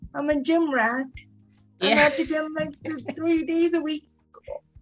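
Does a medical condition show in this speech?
Yes: cerebral palsy; diagnosed at age one, told would never walk; walks up to 10,000 steps daily, cycles half marathon races, 20-km Life Without Limits challenge.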